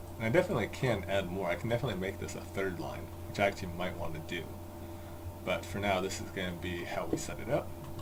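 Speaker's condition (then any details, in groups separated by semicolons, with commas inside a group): No condition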